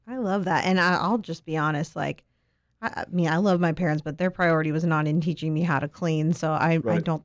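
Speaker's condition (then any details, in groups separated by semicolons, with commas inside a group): No condition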